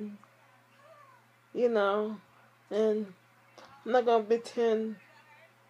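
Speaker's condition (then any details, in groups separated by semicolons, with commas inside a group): Speech impairment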